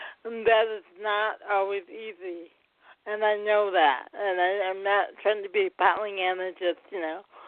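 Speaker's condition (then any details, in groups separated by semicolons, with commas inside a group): Cerebral palsy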